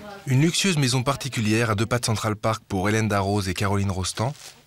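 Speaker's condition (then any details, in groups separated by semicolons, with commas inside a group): No condition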